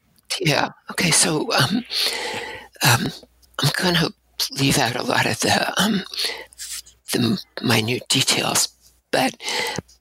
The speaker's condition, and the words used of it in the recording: Spasmodic dysphonia. And what happened was after the surgery, I had this really significant vocal tremor, which wasn't there